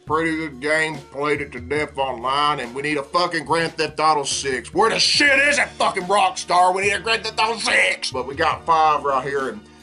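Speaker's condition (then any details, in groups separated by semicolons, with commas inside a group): No condition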